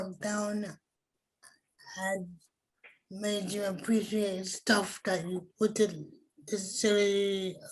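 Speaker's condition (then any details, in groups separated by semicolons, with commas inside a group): Cerebral palsy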